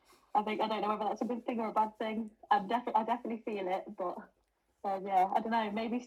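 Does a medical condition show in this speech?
No.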